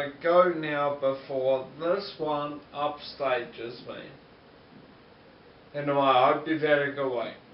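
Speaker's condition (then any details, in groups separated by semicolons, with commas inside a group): Multiple sclerosis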